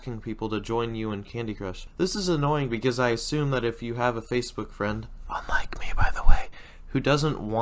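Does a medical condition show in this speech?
No.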